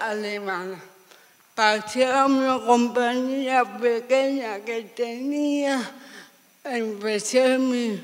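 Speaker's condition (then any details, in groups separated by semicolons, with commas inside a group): Severe cerebral palsy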